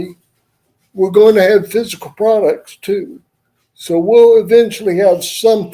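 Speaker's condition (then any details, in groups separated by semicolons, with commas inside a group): Cerebral palsy; wheelchair user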